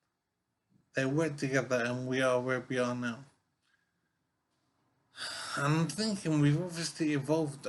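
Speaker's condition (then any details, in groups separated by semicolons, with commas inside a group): Brain injury; severe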